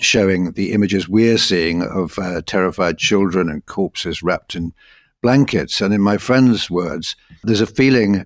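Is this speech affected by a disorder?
No.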